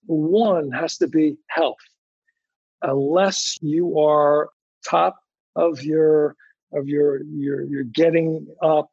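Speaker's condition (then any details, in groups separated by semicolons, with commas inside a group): Anomic aphasia after stroke; right side unable to move, initially global aphasia per SLPs, then Broca's, now anomic aphasia; initially could neither understand nor speak, first year only 1,000-1,500 words, now word-finding problems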